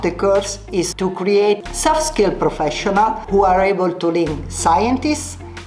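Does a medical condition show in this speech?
No.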